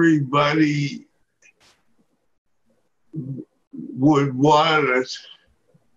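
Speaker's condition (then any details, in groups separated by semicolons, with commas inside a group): Parkinson's disease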